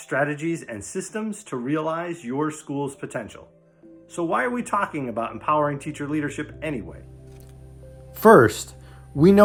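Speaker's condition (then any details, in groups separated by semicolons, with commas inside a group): No condition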